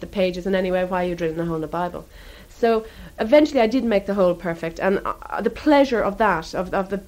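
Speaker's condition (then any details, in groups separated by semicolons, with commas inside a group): No condition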